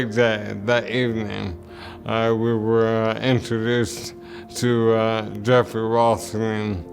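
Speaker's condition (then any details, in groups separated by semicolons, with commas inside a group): ALS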